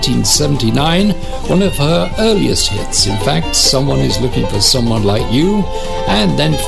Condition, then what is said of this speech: No condition.